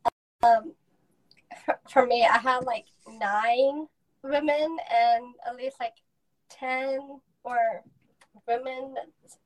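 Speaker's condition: Down syndrome; present from birth, lifelong

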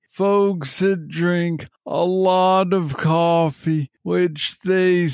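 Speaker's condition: Parkinson's disease; young onset

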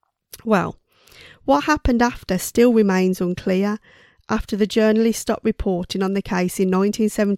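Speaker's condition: No condition

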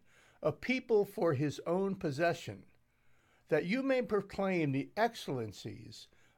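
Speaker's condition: No condition

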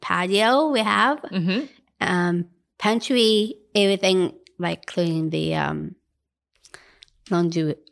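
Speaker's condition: Down syndrome; adult woman

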